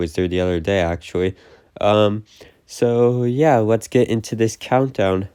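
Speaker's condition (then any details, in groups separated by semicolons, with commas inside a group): No condition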